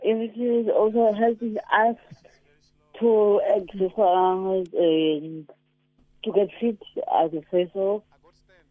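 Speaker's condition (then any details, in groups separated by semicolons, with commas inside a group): Cerebral palsy; previously unable to swim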